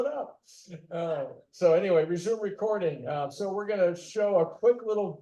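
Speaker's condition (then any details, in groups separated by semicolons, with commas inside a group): No condition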